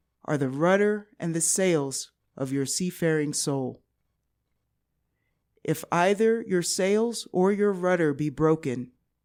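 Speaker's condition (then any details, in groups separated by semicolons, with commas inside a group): No condition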